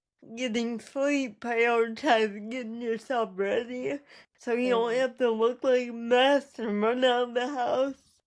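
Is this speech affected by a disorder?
Yes: mixed type cerebral palsy.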